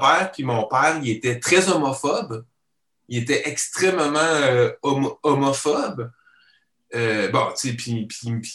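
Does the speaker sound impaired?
Yes: stuttering; genetic and neurological; stutters in daily life, partial control keeps spontaneity, full control would need changed voice; here repeated sounds.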